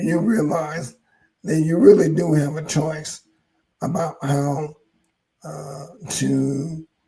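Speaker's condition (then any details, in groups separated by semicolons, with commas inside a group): ALS; hoarse voice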